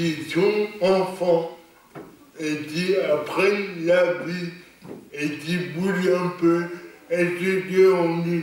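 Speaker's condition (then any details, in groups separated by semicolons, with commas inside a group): Cerebral palsy; lifelong, non-progressive; stable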